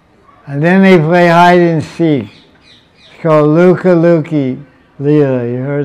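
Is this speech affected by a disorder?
Yes: deafness; reads translations aloud.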